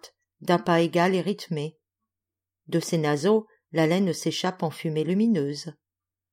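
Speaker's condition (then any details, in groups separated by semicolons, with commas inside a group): No condition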